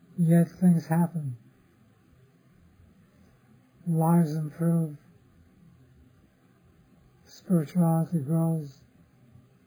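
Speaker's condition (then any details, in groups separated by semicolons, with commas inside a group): Parkinson's disease; others offer remedies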